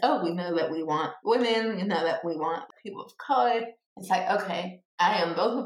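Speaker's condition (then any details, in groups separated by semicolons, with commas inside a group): Cerebral palsy; from birth, born two months premature, 2 pounds 12 ounces, significant motor skill delays, physical and occupational therapy as child; speech impediment, people sometimes ask about it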